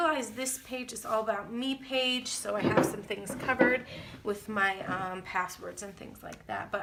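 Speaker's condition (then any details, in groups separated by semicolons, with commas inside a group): No condition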